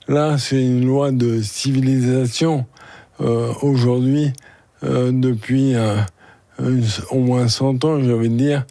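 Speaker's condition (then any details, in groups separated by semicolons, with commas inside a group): Charcot disease (ALS); aged 66, lost use of legs, arms and hands, life expectancy given as 1 to 3 years; strength and abilities declining daily, still speaking on radio; expects to lose voice within days or weeks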